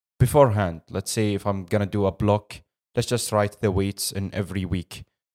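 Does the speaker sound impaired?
No.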